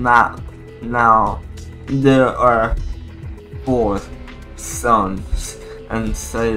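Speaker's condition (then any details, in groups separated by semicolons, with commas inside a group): Cerebral palsy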